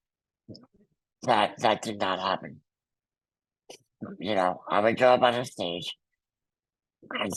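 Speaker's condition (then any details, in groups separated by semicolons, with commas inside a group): Muscular dystrophy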